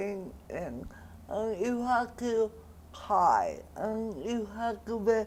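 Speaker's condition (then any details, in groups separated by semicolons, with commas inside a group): Cerebral palsy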